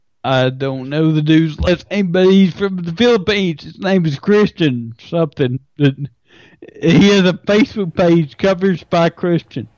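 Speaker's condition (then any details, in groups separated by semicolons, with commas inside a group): Friedreich's ataxia; form of muscular dystrophy; progressing quickly; uses speech recognition software for writing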